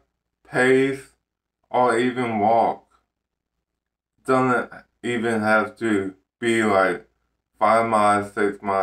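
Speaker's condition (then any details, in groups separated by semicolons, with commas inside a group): Ataxic cerebral palsy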